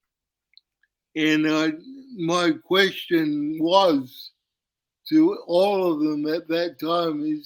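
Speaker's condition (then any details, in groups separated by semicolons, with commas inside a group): Cerebral palsy; uses wheelchair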